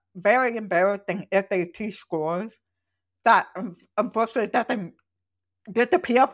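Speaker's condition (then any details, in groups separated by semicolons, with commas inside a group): Profoundly deaf, congenital; accent from deafness, not British, described as accent from nowhere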